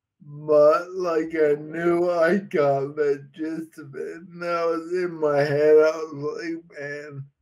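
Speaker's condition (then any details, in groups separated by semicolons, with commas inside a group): Friedreich's ataxia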